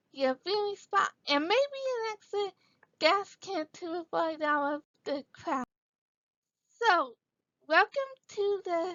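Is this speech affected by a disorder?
Yes: cerebral palsy.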